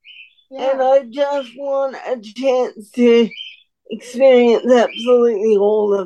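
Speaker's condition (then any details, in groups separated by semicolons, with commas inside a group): Cerebral palsy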